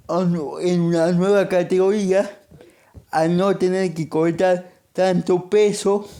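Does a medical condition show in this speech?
Yes: cerebral palsy; monthly medication.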